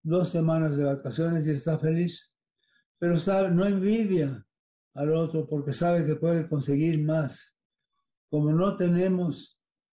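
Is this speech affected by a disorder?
Yes: Parkinson's disease; no tremor.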